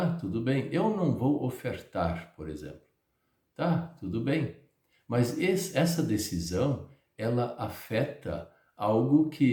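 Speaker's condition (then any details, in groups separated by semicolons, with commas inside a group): No condition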